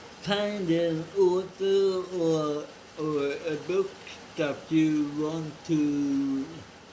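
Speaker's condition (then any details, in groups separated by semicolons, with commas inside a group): Cerebral palsy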